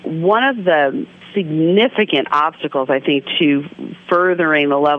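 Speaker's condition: No condition

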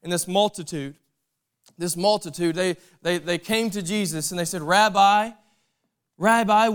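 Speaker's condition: No condition

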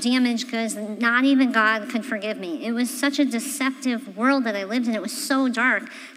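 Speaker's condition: Cleft palate; congenital

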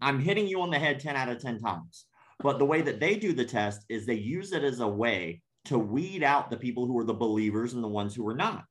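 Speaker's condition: Cleft palate; scars on face

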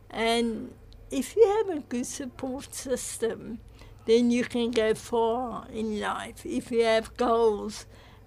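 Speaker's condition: Cerebral palsy; present from birth, caused by lack of oxygen to brain; others asked if drunk or why speech sounded funny

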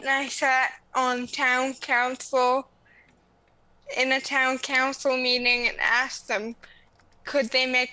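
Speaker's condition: Cerebral palsy; congenital spastic cerebral palsy

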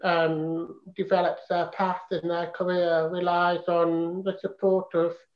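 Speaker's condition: Profound deafness; congenital

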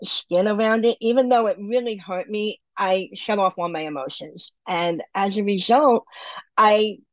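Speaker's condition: Bilateral cleft lip and palate; congenital, about 20 surgeries from 3 months to mid-20s, two upper jaw bone grafts, skin grafts, plastic surgery; surgeries finished since mid-20s, has dental implants; surgeries needed to function normally with eating, speaking, drinking

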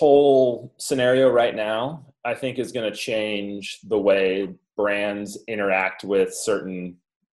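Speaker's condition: No condition

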